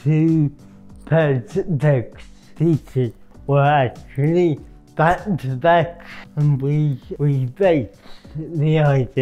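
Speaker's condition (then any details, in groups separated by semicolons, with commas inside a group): Cerebral palsy; permanent wheelchair user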